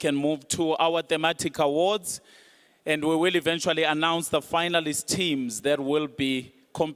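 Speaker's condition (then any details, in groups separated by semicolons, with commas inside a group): No condition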